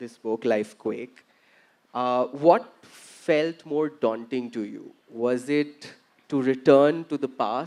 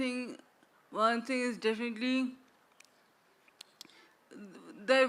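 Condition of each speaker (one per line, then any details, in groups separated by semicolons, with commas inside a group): No condition
Traumatic brain injury; accident; 15 years since injury; speech fully slurred early, much improved now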